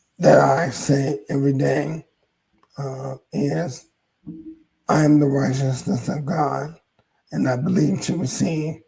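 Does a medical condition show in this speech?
Yes: ALS; hoarse voice.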